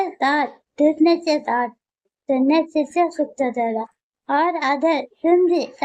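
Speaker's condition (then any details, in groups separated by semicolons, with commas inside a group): Muscular dystrophy; wheelchair user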